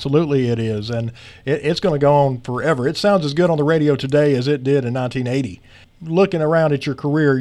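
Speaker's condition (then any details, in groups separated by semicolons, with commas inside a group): No condition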